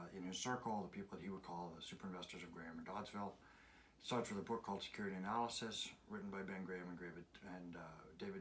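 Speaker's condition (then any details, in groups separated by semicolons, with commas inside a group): No condition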